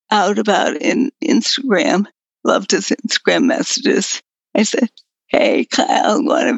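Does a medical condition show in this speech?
Yes: progressive multiple sclerosis; quadriplegic, no hand use, walker to scooter to wheelchairs, talking harder as disease progressed; voice up and down, in and out with pulmonary muscle strength, sometimes no voice, assistant speaks.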